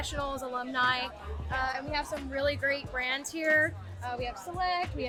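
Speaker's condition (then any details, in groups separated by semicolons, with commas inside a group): No condition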